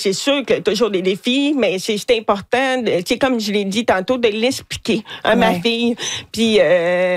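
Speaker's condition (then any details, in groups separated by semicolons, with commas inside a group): Hearing loss with cochlear implant; hard of hearing, removed at night, hears nothing without implant, familial deafness; own singing described as not very nice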